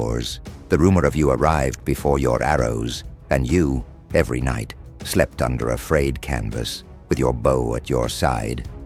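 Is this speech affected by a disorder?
No.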